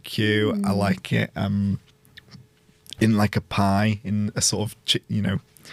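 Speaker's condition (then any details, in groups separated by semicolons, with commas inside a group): No condition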